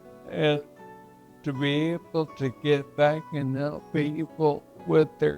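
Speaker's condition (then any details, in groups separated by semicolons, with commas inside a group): ALS; very slow progressing form; about twelve years since diagnosis, voice banking, learning eye tracking; progressive speech loss since diagnosis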